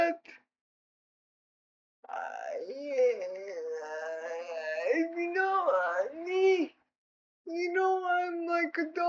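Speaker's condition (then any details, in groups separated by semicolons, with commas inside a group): Cerebral palsy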